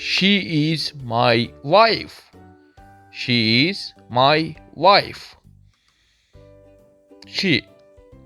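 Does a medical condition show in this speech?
No.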